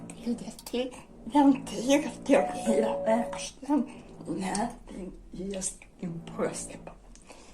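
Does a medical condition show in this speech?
Yes: dystonia; generalized dystonia.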